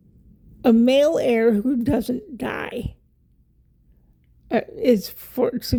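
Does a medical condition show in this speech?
Yes: cerebral palsy; wheelchair user.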